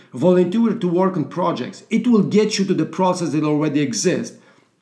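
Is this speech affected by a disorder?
No.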